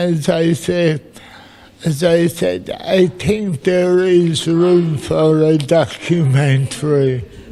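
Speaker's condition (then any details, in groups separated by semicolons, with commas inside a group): Cerebral palsy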